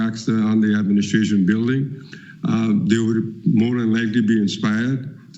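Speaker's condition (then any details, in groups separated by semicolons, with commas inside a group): No condition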